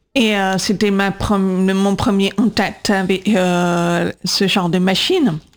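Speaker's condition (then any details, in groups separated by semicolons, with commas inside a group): Profound congenital deafness, congenital, due to cytomegalovirus (CMV); 20 years speech therapy for speaking and voice control, LPC cued speech, AI struggles to understand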